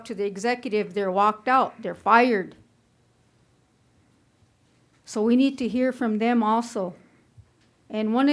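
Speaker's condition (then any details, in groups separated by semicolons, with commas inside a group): No condition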